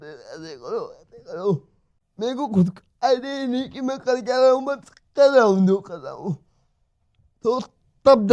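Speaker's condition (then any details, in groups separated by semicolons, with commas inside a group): Cerebral palsy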